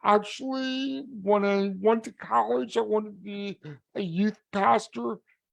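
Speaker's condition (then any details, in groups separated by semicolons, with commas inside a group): Cerebral palsy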